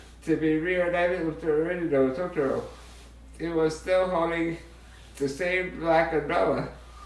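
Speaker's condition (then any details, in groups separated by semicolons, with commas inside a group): Duchenne muscular dystrophy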